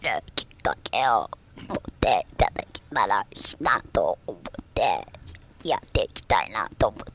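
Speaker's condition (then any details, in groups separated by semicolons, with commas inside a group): Myasthenia gravis; ventilator since age 26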